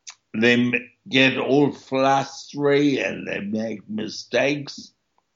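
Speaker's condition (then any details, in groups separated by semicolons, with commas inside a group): Stroke with speech impediment; tracheotomy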